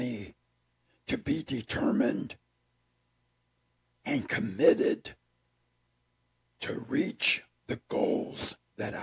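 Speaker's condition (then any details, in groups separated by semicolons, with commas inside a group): Throat cancer; tracheostomy tube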